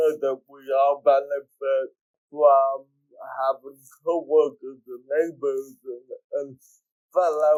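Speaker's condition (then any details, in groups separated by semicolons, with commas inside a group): Cerebral palsy; speech therapy in childhood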